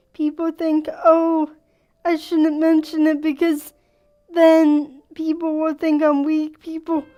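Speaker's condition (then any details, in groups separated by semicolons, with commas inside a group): Cerebral palsy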